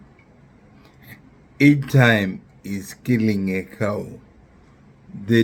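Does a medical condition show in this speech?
Yes: neurological disease.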